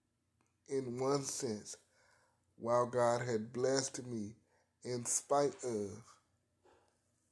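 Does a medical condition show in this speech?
Yes: cerebral palsy; spastic quadriparesis, present from birth, wheelchair user, unable to walk.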